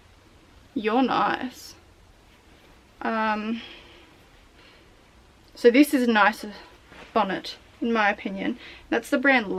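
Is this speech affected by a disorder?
No.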